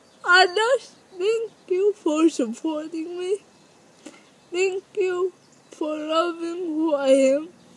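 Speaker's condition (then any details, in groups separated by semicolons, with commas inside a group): Cerebral palsy; birth oxygen deprivation; diagnosed at 9 months, about 18 years since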